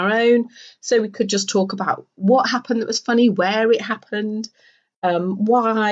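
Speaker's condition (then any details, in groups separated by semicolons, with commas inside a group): No condition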